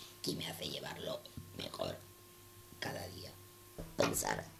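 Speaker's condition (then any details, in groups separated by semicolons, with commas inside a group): Total laryngectomy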